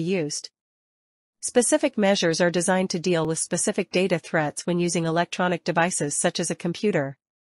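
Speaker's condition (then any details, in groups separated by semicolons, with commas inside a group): No condition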